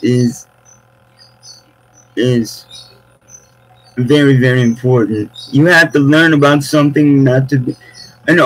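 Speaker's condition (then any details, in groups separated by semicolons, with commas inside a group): Cerebral palsy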